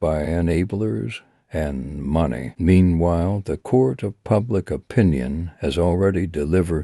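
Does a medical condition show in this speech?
No.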